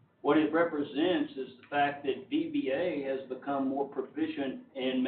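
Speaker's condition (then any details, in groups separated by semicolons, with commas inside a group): No condition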